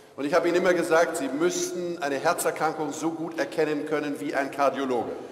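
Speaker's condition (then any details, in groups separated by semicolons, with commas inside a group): No condition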